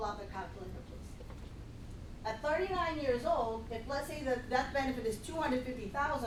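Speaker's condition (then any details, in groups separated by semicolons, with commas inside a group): No condition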